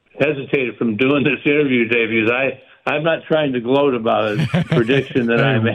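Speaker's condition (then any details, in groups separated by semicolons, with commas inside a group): Parkinson's; stays active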